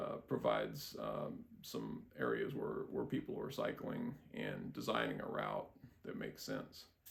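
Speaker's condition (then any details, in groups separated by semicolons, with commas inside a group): No condition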